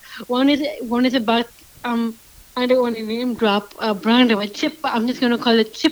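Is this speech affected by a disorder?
Yes: Down syndrome.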